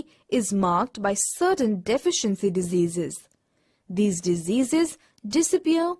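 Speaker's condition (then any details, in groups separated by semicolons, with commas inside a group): No condition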